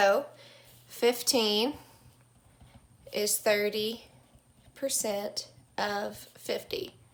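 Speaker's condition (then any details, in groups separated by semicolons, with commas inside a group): No condition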